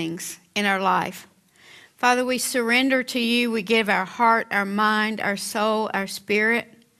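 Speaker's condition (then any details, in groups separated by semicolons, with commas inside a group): No condition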